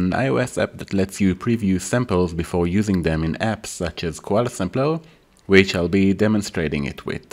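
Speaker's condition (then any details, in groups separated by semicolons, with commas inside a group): No condition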